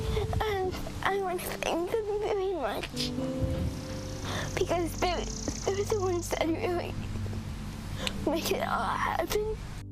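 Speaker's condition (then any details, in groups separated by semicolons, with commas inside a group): Cerebral palsy; equine therapy six or seven years, initially quite affected, improved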